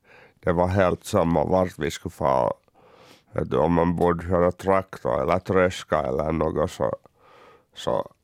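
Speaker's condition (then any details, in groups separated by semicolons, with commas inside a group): Cerebral palsy; uses wheelchair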